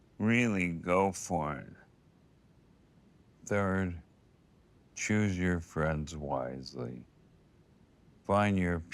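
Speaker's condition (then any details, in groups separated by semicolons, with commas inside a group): ALS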